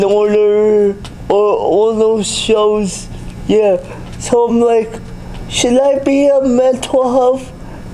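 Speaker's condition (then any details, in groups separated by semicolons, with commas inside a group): Cerebral palsy; able to speak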